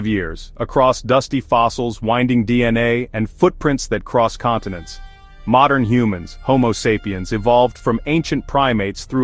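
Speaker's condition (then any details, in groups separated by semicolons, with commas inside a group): No condition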